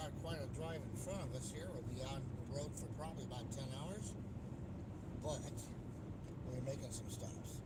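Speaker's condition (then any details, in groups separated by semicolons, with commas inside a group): No condition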